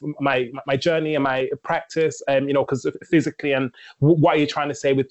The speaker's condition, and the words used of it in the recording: Stuttering. So as you may hear for some of the listeners, I have a stammer.